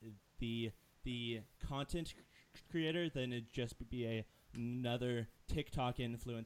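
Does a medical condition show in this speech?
Yes: stutter; frequent word and phrase repetitions, part-word repetitions, repeated uh fillers, listeners mistake speech for drunkenness; here repeated words, prolonged sounds.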